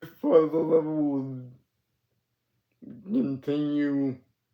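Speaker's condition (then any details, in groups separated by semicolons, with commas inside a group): Cerebral palsy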